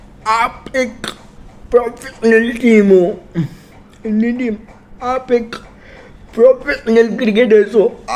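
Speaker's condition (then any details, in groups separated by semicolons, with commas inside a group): Cerebral palsy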